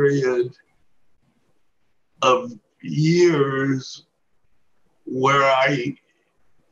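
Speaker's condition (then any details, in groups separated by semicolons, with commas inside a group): Parkinson's disease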